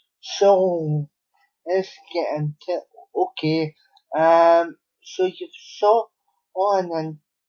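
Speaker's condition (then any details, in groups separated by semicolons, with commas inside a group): Cerebral palsy; unable to walk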